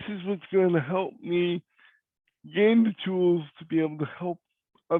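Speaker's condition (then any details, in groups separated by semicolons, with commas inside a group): Cerebral palsy; voice is different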